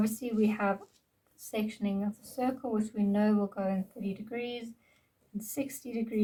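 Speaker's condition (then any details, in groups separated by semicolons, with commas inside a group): No condition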